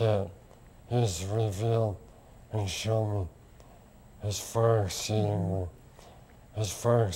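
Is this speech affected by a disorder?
Yes: lou Gehrig's disease; onset index finger.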